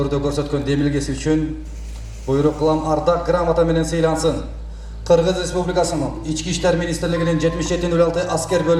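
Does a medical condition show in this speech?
No.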